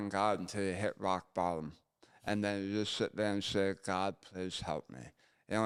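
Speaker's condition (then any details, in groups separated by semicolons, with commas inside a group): Gunshot injury to chin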